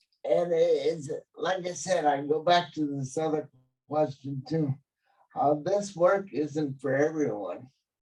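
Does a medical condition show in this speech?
Yes: cerebral palsy.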